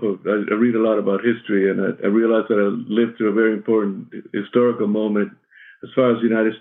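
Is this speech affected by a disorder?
Yes: Parkinson's; sometimes shaking, voice shakier than usual at recording; shaky voice, may stumble on words.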